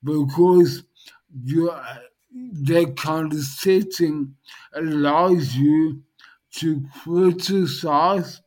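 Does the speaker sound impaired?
Yes: dysarthria post-stroke; speech highly affected, lost most mobility, vision and hearing also affected; years post-stroke, slowly improving, speaking, eating, walking, one-handed wheelchair, speech therapy with Bethany Wilson; initially unable to communicate by text or voice, often not understood, now more understandable.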